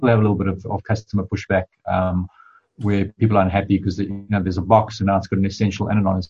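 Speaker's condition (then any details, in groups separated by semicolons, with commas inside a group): No condition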